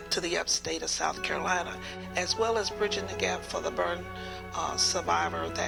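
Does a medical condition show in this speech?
No.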